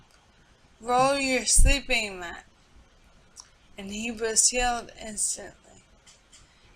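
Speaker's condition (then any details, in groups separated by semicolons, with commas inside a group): Multiple sclerosis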